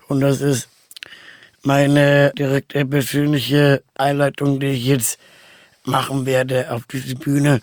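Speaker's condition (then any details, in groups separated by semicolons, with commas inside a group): Down syndrome; trisomy 21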